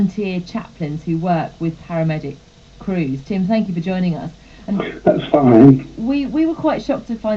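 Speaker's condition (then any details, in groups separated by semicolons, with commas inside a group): No condition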